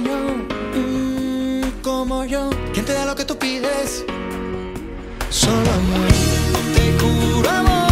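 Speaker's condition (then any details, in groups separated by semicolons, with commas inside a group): No condition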